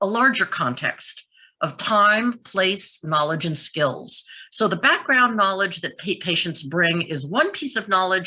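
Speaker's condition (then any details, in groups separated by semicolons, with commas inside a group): No condition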